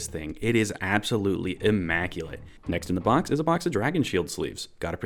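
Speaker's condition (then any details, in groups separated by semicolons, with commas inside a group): No condition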